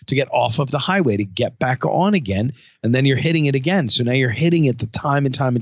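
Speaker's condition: No condition

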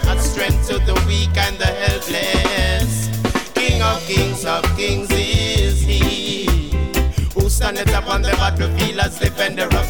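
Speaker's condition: No condition

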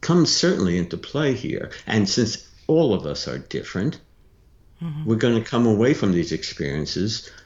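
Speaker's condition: No condition

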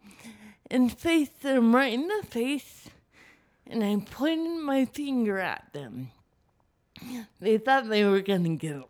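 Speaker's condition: Cerebral palsy; wiggles a lot, falls at times

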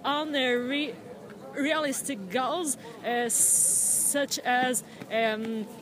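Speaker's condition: Stuttering; stuttering since at least age 14 or 15, persisting about 15 years; still stutters; repeated sounds

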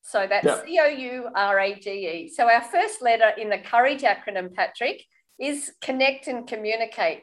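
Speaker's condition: No condition

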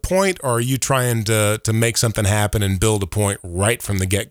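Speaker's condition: No condition

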